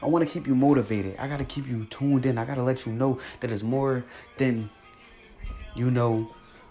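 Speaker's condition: No condition

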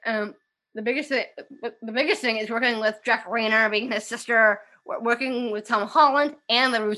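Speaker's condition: Down syndrome; developmental disability

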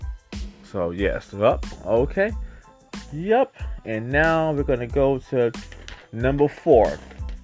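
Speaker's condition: No condition

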